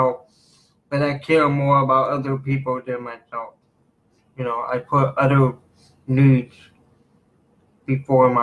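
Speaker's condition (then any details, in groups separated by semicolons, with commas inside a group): Cerebral palsy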